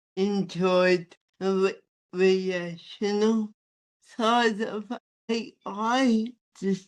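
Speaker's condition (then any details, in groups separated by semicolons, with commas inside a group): Athetoid spastic cerebral palsy; athetoid spastic type, involuntary movement throughout body, mainly arms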